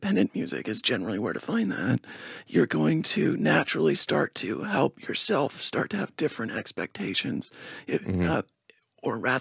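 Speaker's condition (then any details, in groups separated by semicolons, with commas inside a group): Spasmodic dysphonia; Botox every 6 weeks offered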